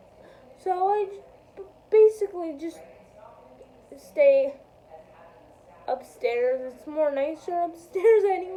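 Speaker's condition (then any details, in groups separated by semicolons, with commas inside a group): Cerebral palsy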